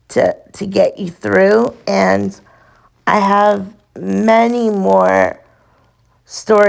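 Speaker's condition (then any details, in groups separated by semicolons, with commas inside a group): Cerebral palsy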